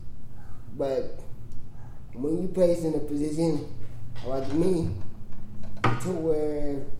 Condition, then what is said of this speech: Cerebral palsy. And so with his disability, with his cerebral palsy, it prevents him from, like, flowing.